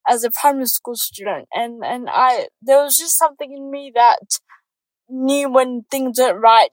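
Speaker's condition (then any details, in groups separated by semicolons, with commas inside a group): Cerebral palsy; congenital cerebral palsy, born in New Zealand, moved to Australia on doctors' advice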